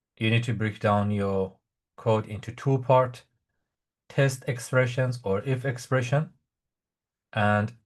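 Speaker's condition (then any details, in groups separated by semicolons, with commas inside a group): No condition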